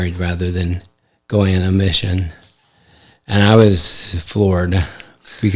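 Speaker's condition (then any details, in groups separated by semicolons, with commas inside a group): ALS; affects hand function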